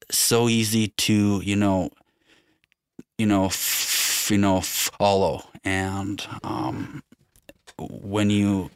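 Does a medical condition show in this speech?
Yes: stutter; long-standing, long tried to hide it; stuttering evident during recording; sound and word repetitions, repeated fillers uh, hesitations and restarts; here repeated words, prolonged sounds.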